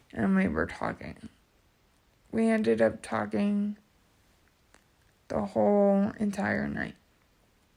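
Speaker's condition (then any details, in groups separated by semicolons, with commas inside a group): Cerebral palsy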